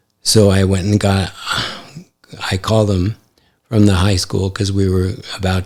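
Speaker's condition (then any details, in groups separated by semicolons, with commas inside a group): ALS; affects hand function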